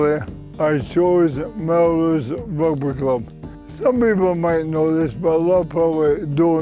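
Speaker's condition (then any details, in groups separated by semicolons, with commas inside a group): Motor neurone disease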